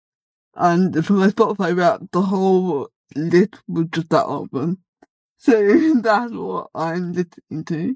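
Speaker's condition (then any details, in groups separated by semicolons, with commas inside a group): Cerebral palsy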